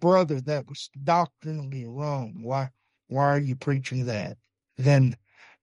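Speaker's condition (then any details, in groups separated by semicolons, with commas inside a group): Cerebral palsy; uses wheelchair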